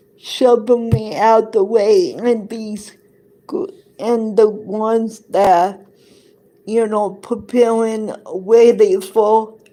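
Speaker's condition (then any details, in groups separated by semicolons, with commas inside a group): Cerebral palsy; present from birth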